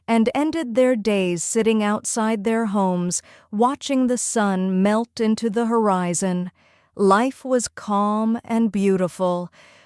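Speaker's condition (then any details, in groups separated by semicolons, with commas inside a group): No condition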